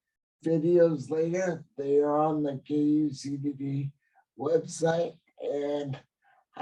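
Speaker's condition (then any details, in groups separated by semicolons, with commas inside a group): Cerebral palsy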